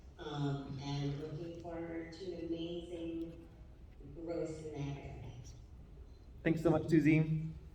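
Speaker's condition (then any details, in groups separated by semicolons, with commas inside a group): No condition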